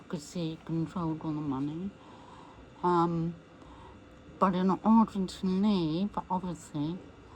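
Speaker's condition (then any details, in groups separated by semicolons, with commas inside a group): MND; voice may be difficult to understand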